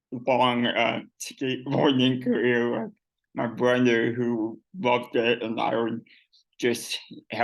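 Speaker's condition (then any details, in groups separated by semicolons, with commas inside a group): Cerebral palsy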